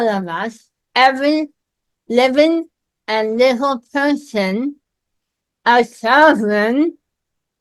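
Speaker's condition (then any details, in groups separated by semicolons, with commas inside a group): Myasthenia gravis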